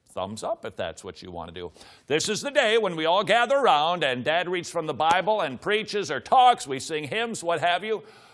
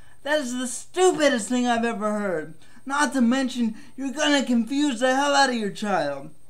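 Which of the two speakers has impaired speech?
The second: cerebral palsy; spastic twitchy movements, wheelchair user; speech somewhat affected, occasional slurring, mostly controlled.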